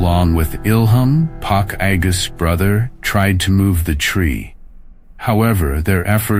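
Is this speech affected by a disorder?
No.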